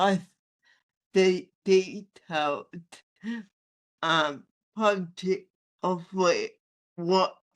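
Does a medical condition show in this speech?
Yes: athetoid spastic cerebral palsy.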